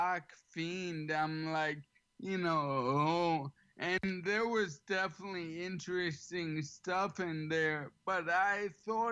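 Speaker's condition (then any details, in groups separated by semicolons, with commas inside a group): ALS; two years off after onset, performing again; slightly slurred, has to slow down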